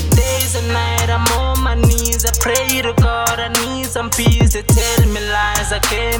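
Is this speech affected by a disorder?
No.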